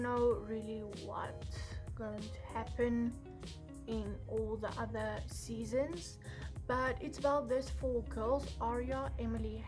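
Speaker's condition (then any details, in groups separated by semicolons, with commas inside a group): No condition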